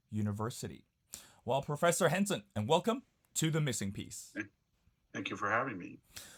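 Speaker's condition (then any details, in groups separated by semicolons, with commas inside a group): No condition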